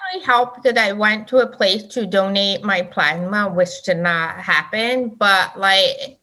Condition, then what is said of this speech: Deafness. If I'm not wearing my hearing aid and I'm talking, my husband will be like, I'm like, oh.